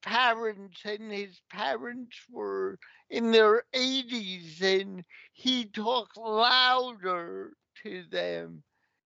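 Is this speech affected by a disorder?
Yes: cerebral palsy; slow walking, takes a while to walk off stage; a little unique in delivery and style.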